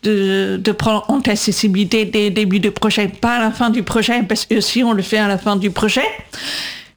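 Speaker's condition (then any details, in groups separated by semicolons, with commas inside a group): Deaf from birth; congenital deafness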